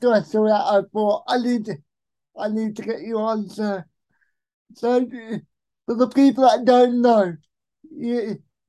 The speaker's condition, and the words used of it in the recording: Cerebral palsy. Because obviously when I get nervous because of my speech, sometimes I can get a bit rambly.